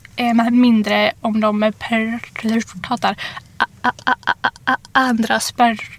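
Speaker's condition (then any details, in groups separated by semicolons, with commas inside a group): Stuttering; long-standing stuttering; audible stuttering during recording, clearly different from other guest's stutter; cannot control or influence stutter, nervousness sometimes worsens it, unpredictable how speech will go; prolonged sounds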